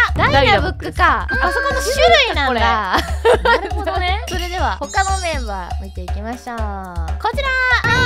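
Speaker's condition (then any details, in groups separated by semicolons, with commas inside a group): No condition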